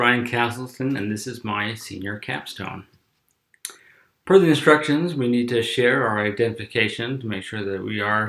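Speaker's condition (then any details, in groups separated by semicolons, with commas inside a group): No condition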